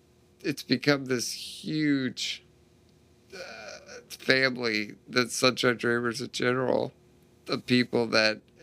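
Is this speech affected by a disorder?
Yes: Duchenne muscular dystrophy; spontaneous mutation, no family history, diagnosed at age 3, too weak to walk, wheelchair since age 12; still progressing, stem cell therapy study begun about 12 to 13 years ago.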